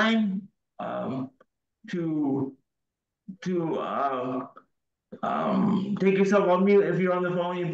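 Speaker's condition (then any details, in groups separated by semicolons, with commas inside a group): Cerebral palsy, severe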